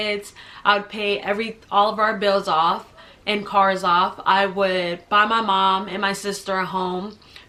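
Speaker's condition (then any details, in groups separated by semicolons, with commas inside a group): No condition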